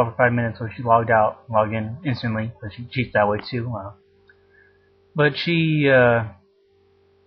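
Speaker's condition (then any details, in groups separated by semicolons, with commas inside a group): No condition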